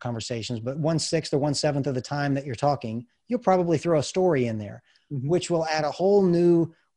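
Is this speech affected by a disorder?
No.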